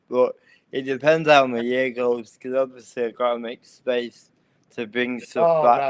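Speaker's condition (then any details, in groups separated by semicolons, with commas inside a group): Cerebral palsy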